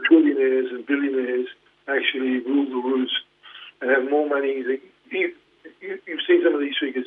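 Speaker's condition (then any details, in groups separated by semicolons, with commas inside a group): Parkinson's; diagnosed 2019, led to retirement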